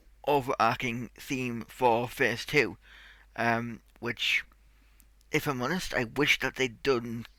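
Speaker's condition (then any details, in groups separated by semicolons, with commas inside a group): Cerebral palsy; tight muscles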